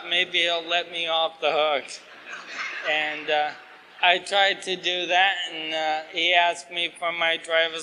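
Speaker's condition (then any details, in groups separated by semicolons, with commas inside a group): ALS; asked to talk slower, clearer, losing voice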